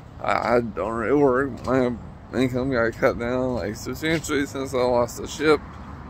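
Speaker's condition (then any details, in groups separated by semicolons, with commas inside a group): Traumatic brain injury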